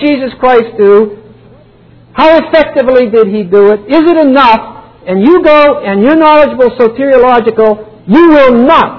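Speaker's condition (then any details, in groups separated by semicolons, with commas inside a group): No condition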